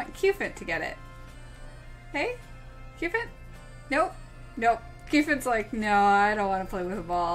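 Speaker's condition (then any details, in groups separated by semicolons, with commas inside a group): No condition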